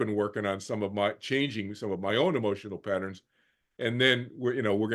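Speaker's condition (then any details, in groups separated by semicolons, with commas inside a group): No condition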